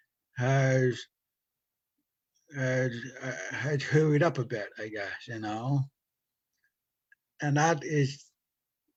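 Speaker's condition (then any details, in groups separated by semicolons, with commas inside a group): Stutter from brain injury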